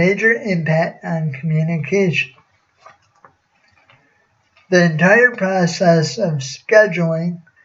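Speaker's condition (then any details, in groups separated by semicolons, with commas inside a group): Cerebral palsy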